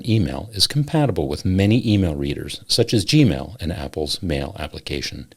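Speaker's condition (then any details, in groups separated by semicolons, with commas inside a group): No condition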